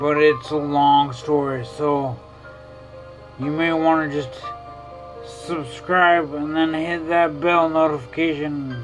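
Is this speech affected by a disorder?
Yes: traumatic brain injury.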